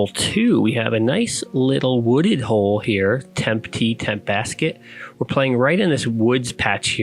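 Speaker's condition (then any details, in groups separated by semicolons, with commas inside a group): No condition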